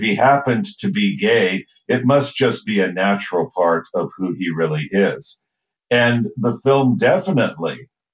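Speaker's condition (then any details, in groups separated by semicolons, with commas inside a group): No condition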